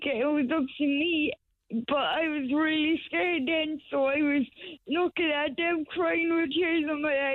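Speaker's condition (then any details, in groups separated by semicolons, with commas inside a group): Cerebral palsy; wheelchair user, scoliosis, spinal surgery; recovering from spinal surgery, still in wheelchair; severe breathing difficulty before surgery, sometimes hospitalized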